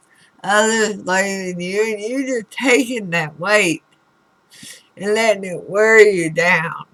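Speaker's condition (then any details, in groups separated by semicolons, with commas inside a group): Throat cancer radiation damage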